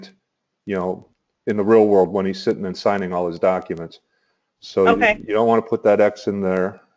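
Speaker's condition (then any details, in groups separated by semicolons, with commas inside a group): No condition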